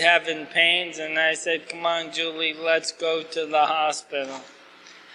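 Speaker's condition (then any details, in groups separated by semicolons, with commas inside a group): ALS; asked to talk slower, clearer, losing voice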